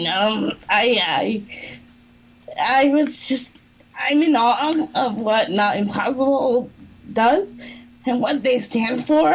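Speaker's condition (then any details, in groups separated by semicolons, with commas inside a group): Cerebral palsy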